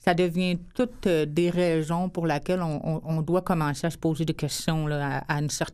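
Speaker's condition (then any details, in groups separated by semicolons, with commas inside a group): Hearing loss since birth; also speaks English well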